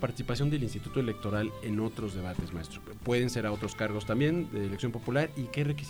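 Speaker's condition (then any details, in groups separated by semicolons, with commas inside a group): No condition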